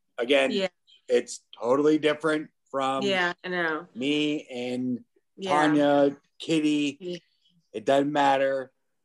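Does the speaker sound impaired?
Yes: aphasia; aphasia caused by motorcycle wreck, now disabled.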